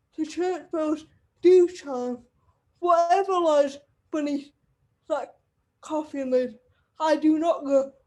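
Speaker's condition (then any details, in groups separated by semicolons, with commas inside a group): Cerebral palsy; wheelchair user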